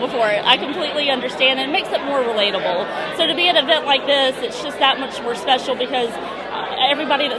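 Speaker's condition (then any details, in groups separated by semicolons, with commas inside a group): No condition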